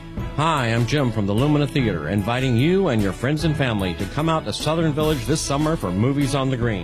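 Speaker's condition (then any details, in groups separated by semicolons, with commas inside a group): No condition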